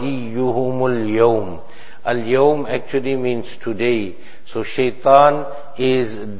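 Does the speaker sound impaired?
No.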